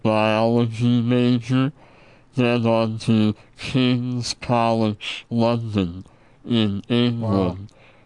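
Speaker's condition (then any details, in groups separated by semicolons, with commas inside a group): Treacher Collins syndrome; congenital genetic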